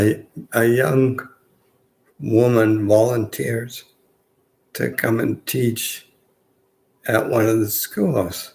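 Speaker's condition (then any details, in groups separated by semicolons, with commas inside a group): Multiple sclerosis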